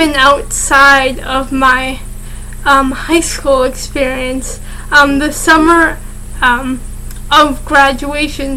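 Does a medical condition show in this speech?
Yes: cerebral palsy, mild.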